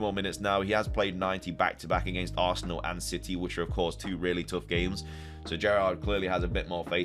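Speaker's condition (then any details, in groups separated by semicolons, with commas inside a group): No condition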